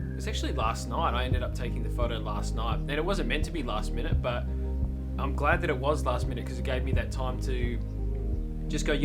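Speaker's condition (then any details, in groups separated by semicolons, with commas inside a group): No condition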